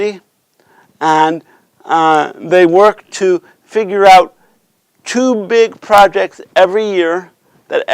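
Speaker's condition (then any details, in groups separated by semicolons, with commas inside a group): Cerebral palsy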